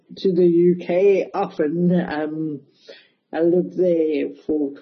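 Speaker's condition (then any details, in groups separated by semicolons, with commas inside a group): Cerebral palsy, mild; speech affected a bit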